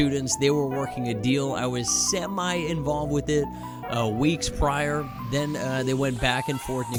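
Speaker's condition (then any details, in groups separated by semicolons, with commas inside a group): No condition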